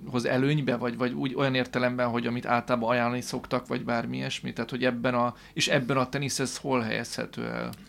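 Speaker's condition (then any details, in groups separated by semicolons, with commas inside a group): No condition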